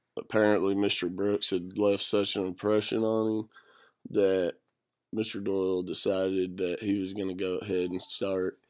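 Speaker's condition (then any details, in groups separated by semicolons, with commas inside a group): No condition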